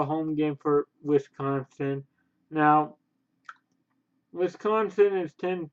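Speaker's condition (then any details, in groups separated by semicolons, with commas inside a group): Cerebral palsy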